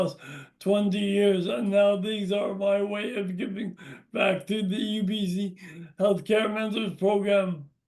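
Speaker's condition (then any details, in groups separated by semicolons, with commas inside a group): Brain injury; once one word per breath, improved, still impaired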